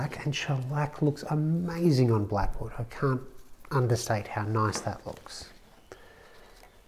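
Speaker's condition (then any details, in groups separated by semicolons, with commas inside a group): No condition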